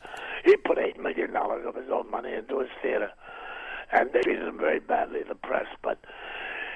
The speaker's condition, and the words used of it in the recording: Throat cancer. I lost my right vocal cord, was taken out, and so it's now a